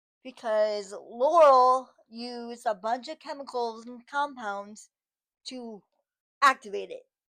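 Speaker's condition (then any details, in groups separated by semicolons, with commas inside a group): Cerebral palsy, spastic; from birth, muscle spasms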